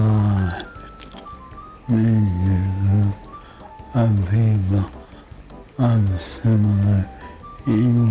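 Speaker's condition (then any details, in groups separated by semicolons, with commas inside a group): Parkinson's disease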